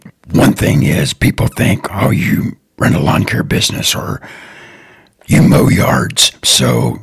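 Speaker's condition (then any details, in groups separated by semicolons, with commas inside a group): Throat cancer; came through it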